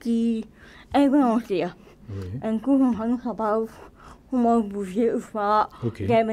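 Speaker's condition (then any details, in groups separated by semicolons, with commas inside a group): Cerebral palsy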